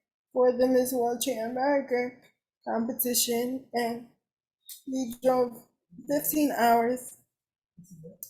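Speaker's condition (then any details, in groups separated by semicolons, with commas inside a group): Cerebral palsy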